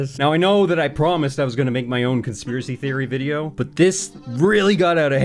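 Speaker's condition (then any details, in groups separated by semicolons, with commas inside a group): No condition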